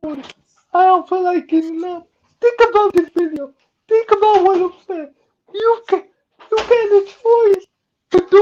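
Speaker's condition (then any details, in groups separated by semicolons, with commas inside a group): Cerebral palsy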